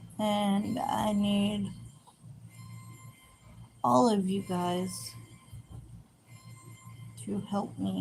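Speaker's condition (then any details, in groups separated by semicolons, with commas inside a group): Cerebral palsy; head often turned sideways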